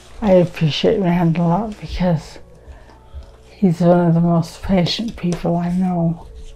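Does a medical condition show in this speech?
Yes: Parkinson's disease; reduced arm swing, lost smell, trouble lifting overhead, fluctuating symptoms.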